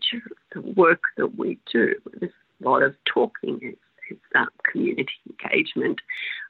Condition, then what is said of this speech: Spasmodic dysphonia. I have strategies like actually holding my voice box while I speak.